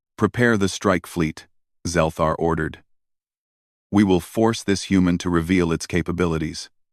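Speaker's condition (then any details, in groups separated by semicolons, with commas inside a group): No condition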